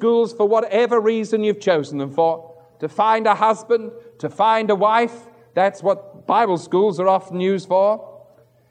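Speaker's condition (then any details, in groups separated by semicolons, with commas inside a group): No condition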